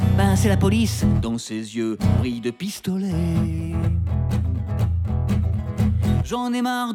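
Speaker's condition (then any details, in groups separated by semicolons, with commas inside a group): No condition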